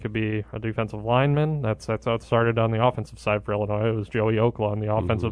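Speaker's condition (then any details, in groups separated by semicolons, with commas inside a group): No condition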